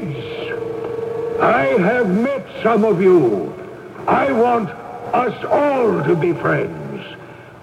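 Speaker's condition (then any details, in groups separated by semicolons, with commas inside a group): No condition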